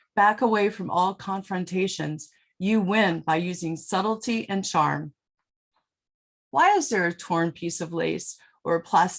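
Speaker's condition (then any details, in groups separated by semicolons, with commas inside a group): No condition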